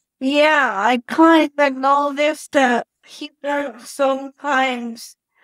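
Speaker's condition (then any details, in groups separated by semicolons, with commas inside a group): Cerebral palsy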